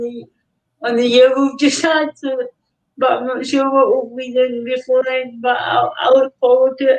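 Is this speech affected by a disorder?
Yes: cerebral palsy.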